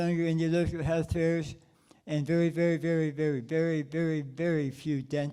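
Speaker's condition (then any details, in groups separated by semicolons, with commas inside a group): Stage 4 tongue cancer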